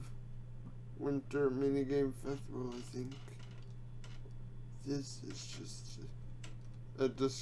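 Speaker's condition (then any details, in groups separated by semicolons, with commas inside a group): Quadriplegic cerebral palsy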